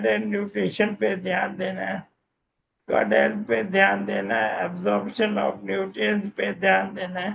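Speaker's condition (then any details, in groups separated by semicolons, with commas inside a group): ALS; speech improved a little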